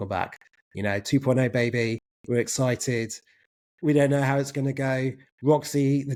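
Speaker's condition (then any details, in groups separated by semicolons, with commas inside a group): No condition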